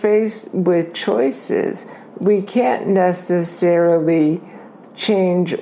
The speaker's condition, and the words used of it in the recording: ALS (motor neuron disease). So I sound like I've had a couple glasses of wine or my tongue